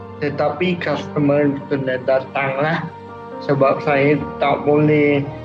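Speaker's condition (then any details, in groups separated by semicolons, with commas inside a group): Cerebral palsy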